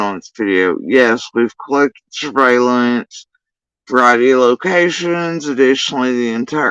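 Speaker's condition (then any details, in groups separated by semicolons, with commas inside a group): Facial paralysis after surgery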